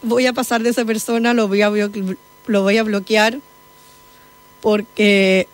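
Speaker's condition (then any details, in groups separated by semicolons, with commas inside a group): Down syndrome; genetic condition, present from birth; speaks well and clearly per host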